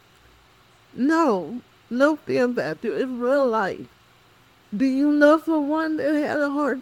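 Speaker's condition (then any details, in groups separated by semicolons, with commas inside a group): Cerebral palsy; cognition intact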